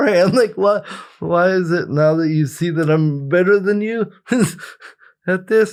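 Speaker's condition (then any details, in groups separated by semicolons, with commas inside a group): Cerebral palsy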